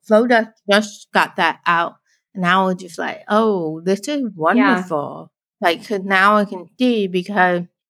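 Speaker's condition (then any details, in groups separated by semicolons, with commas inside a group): Deafblind, born deaf; can speak, signing easier than speaking English in videos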